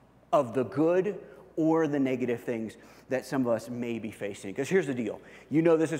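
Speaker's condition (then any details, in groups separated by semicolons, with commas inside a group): No condition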